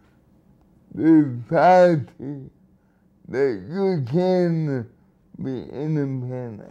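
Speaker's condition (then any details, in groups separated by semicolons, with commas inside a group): Cerebral palsy, severe; cerebral palsy from birth, uses wheelchair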